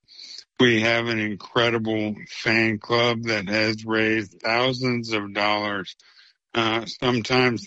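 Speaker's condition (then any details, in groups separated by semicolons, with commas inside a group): ALS; slower progression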